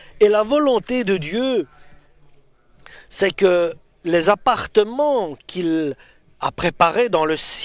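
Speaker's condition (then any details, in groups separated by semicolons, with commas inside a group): No condition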